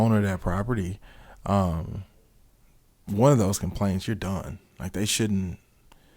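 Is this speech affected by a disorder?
No.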